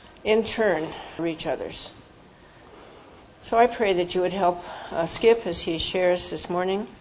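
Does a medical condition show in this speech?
No.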